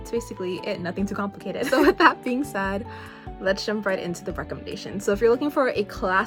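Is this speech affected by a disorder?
No.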